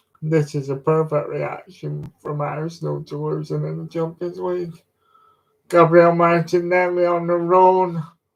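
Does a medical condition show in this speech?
Yes: cerebral palsy.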